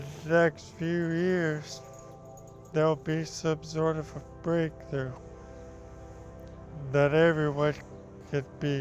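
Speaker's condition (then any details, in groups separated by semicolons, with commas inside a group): ALS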